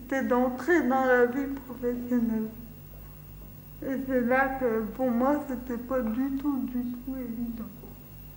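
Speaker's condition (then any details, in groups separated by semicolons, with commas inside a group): Cerebral palsy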